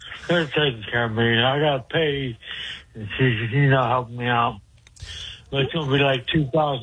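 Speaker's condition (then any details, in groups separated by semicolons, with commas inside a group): Speech impediment; stabbed by girlfriend and hit on head with ashtray years ago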